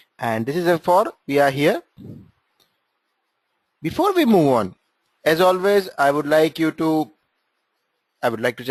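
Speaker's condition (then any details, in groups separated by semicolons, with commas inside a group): No condition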